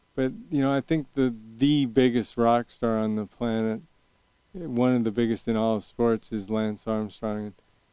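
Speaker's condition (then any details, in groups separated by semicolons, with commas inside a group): Early onset Parkinson's, young onset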